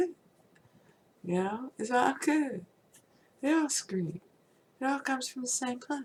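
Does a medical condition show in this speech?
No.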